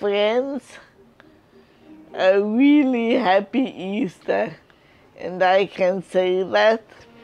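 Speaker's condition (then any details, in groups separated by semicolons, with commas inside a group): Multiple sclerosis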